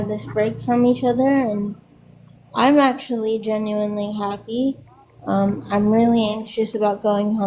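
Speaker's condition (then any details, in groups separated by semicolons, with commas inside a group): Cerebral palsy; quadriplegic; 28 years old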